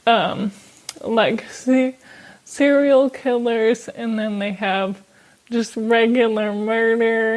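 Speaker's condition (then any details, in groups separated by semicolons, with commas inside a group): ALS; young adult, falls often; slowly losing speech, slightly slurred and quiet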